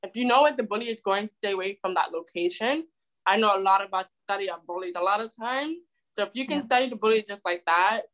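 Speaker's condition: Deafness; spoken speech surprises others

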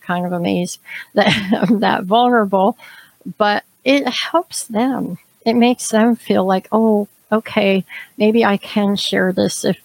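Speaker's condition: Cleft palate, severe; experimental plastic surgery

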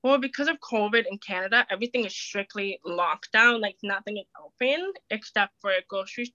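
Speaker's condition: Deafness, acquired at age 4 after ear infection; deafness acquired at age four after ear infection, prescribed ear drops misused at daycare, sudden hearing drop; relies on lip reading, cannot follow masked speakers, asks for closed captions or slow speech; already speaking at onset, speech therapist from age six to grade five, speaks clearly, understood well

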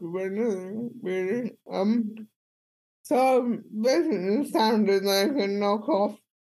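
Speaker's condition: Cerebral palsy; speech impediment

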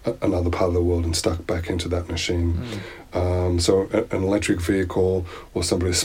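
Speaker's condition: No condition

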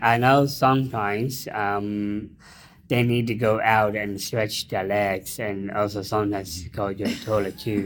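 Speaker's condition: Down syndrome; intellectual disability

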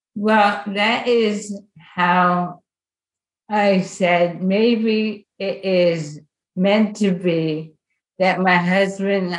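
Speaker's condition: ALS; onset with wrist weakness and reduced grip

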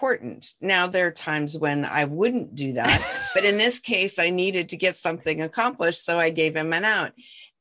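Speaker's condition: No condition

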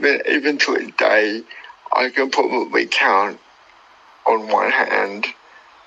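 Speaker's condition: Cerebral palsy; born two months premature

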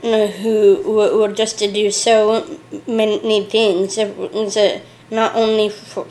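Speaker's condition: Down syndrome; age 34

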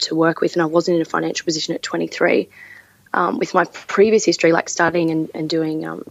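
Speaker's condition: No condition

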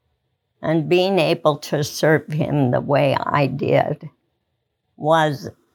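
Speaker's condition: ALS; about 3 years since diagnosis, cannot walk, wheelchair, arms and hands still move somewhat

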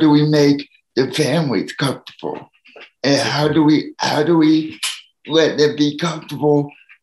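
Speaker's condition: Cerebral palsy; needs help from others

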